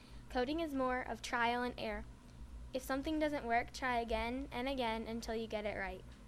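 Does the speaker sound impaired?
No.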